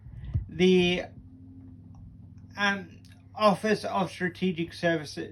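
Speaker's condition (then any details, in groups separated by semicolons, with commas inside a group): Cerebral palsy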